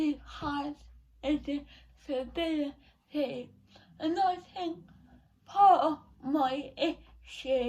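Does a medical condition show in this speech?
Yes: cerebral palsy; not quadriplegic.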